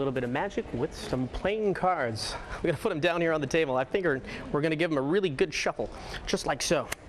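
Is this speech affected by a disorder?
No.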